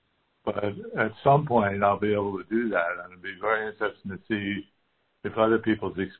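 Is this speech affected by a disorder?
Yes: Parkinson's disease; stem cell infusions in Houston, infusions finished, assessment due in september; participating in phase two clinical trial of new innovative therapy, travels to Houston.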